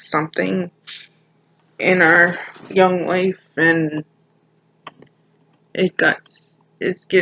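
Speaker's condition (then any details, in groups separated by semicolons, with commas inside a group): Cerebral palsy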